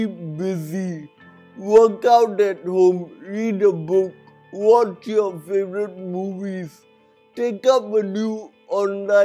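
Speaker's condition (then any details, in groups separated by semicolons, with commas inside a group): Cerebral palsy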